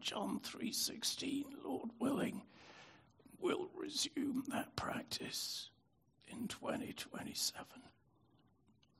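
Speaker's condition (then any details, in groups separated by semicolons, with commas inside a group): Spasmodic dystonia; prior stroke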